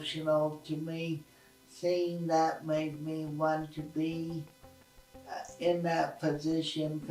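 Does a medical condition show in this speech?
Yes: cerebral palsy; poor swallowing in childhood, speech was not expected.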